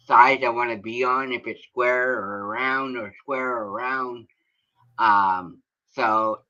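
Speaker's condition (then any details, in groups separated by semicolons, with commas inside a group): Cerebral palsy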